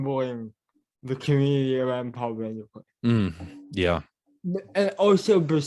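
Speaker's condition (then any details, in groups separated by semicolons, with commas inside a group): Cerebral palsy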